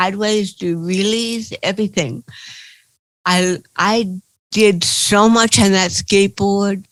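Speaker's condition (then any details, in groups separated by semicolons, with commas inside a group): Cerebral palsy; from birth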